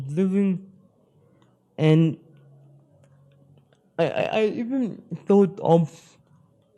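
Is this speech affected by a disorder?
Yes: spastic cerebral palsy.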